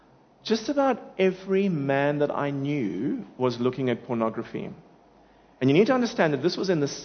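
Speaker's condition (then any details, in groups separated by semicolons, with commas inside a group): No condition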